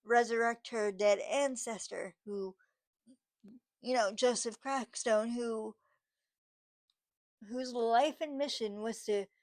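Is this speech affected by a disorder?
Yes: cerebral palsy, spastic.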